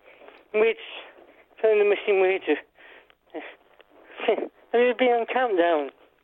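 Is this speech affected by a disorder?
Yes: Parkinson's.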